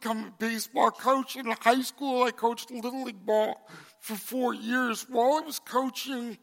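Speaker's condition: Cerebral palsy; congenital

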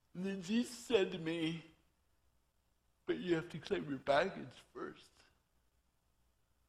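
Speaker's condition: Torsion dystonia; drug-free, walking again after 2.5 years of water therapy, body still not controllable

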